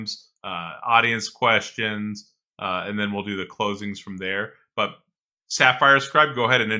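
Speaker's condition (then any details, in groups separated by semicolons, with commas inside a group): No condition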